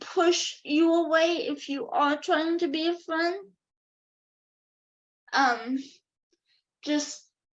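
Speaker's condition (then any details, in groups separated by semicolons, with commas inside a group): Cerebral palsy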